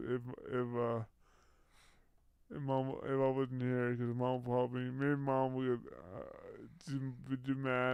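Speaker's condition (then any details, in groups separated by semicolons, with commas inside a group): Brain injury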